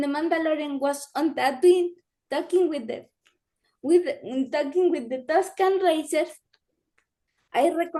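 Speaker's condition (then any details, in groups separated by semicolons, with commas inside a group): Cerebral palsy; limits current activity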